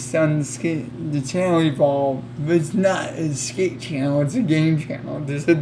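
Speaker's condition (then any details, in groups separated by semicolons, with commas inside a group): Cerebral palsy; affects legs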